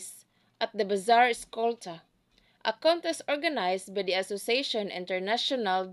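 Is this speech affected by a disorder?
No.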